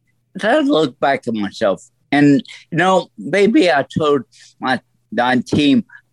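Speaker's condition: Stroke; voice affected

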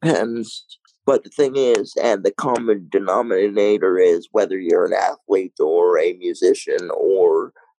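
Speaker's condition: Cerebral palsy, mild

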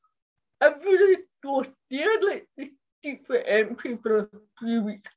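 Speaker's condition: Cerebral palsy; speech impairment

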